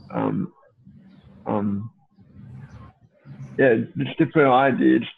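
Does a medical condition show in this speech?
Yes: cerebral palsy.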